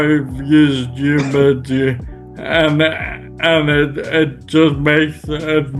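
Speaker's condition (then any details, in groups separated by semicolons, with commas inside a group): Friedreich's ataxia; spasticity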